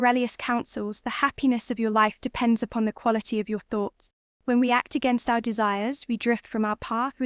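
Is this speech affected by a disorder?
No.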